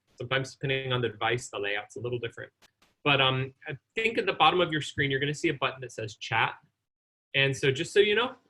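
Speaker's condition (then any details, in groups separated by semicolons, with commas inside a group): No condition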